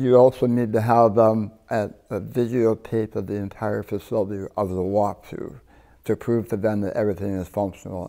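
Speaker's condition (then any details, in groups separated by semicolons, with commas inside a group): Partial glossectomy for tongue cancer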